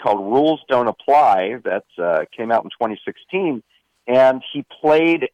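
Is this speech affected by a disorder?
No.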